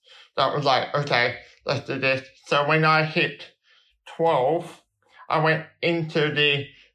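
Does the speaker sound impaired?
Yes: cerebral palsy; balance and movement helped by football since age four, Cerebral Palsy Alliance until about seven.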